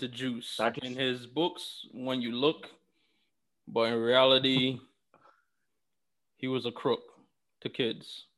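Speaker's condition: No condition

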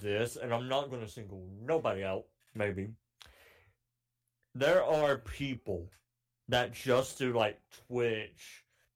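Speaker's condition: Cleft palate; voice sounds deeper than it is, deeper over mic, cannot say certain words, frequent mispronunciations, speech impediment

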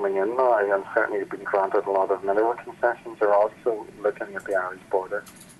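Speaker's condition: No condition

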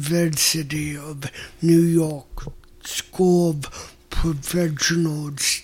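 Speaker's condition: Mild cerebral palsy; mild cerebral palsy from birth, non-progressive

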